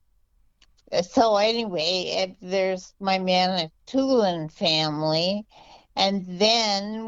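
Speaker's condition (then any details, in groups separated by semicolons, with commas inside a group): Multiple sclerosis; diagnosed at age 17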